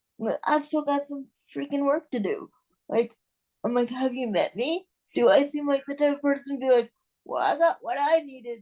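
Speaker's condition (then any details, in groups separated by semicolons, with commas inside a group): Cerebral palsy; non-progressive, will not improve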